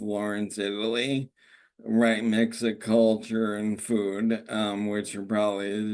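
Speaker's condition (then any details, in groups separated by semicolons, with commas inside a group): ALS; normal a year ago, no longer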